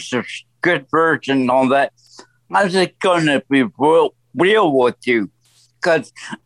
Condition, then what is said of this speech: Stroke. So I'm sorry about my voice, but this is what I was left with.